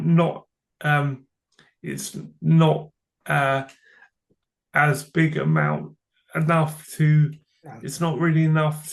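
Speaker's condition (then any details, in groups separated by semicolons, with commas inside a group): Cerebral palsy; from birth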